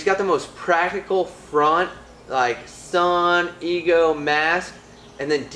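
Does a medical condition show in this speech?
No.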